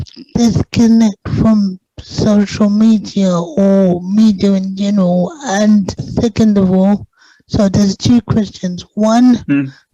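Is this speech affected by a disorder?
Yes: cerebral palsy.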